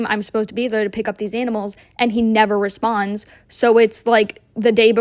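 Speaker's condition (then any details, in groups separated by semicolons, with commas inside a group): No condition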